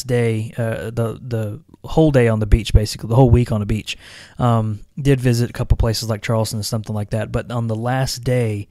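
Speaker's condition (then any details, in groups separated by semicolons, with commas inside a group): No condition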